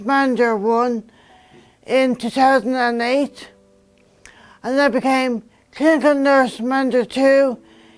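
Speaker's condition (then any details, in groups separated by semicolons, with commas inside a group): Traumatic brain injury; hearing affected; 50 weeks in hospital; speech and language therapy during rehabilitation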